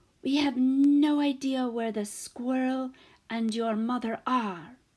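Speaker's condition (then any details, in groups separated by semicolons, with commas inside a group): No condition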